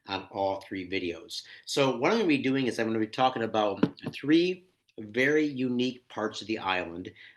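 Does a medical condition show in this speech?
No.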